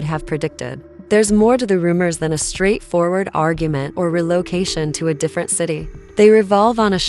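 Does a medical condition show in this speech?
No.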